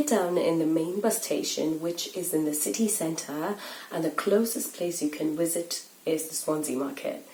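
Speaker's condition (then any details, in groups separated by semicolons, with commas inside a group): No condition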